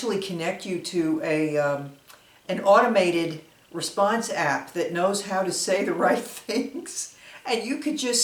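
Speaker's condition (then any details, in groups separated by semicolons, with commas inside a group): No condition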